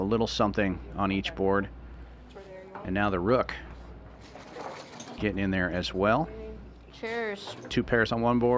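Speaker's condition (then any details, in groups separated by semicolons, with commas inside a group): No condition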